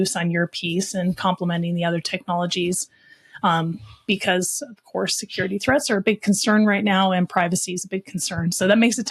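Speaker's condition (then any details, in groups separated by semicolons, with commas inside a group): No condition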